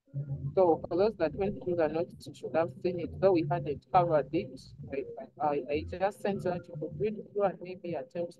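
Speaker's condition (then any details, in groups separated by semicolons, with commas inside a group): No condition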